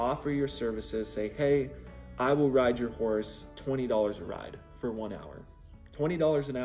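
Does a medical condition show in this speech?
No.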